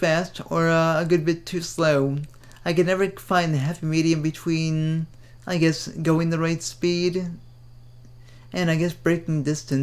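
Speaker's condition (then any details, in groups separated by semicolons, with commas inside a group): Cerebral palsy; speaks fast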